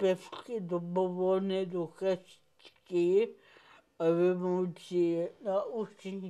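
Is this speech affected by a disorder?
Yes: cerebral palsy.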